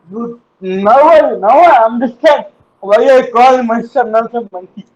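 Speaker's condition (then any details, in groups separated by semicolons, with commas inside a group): Cerebral palsy; uses wheelchair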